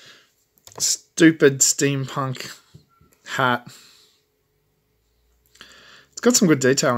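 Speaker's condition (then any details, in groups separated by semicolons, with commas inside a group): No condition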